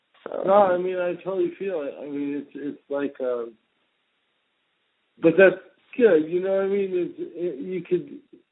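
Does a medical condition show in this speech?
Yes: cerebral palsy; present since birth.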